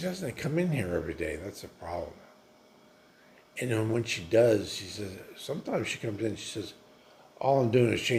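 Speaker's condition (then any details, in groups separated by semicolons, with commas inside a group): Multiple sclerosis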